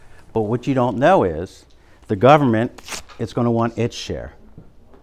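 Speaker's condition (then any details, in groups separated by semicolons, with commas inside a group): No condition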